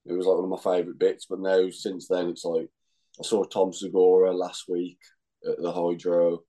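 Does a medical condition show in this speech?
No.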